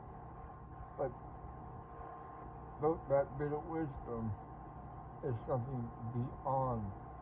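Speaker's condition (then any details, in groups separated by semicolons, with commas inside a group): Parkinson's; speech impediment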